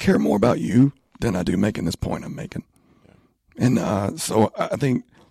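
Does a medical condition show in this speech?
Yes: spasmodic dysphonia; voice issue, asks listeners to excuse voice.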